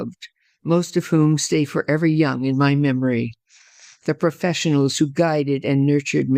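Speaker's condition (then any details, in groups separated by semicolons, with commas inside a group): No condition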